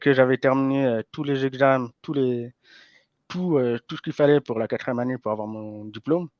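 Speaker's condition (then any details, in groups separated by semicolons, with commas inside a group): Hearing impairment from birth, congenital; learned to speak at age 4, slight effect on speech noticeable now and then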